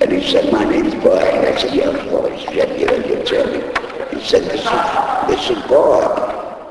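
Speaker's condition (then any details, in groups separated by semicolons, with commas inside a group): Laryngectomy; needs thumb to talk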